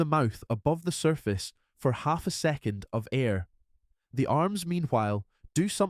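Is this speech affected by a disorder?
No.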